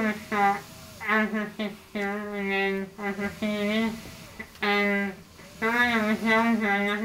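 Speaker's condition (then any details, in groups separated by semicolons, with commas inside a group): Facioscapulohumeral muscular dystrophy; tracheostomy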